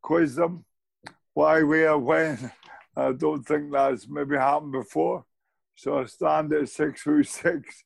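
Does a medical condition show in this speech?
Yes: motor neurone disease; diagnosed at 46 after about 6 months, began with twitches and muscle wasting, no pain, no effective drug; nearly 4 years since diagnosis, needs help showering, feeding and dressing, still walks, gym, climbs stairs; still speaks, host calls speech eloquent.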